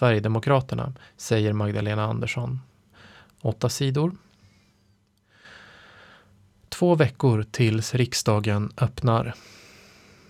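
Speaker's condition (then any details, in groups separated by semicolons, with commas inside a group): No condition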